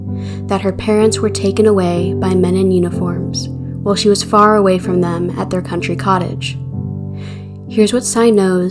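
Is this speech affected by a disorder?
No.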